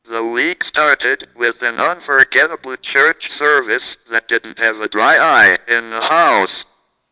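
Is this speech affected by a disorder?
Yes: cerebral palsy, through a speech-generating device; present from birth, never walked, had caregiver who helped with walking attempts; never knew what it was like to talk.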